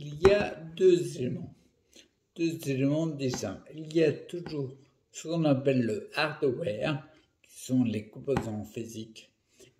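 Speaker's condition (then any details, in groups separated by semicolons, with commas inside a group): Primary progressive multiple sclerosis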